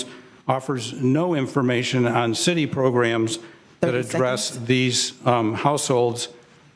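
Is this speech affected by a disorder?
No.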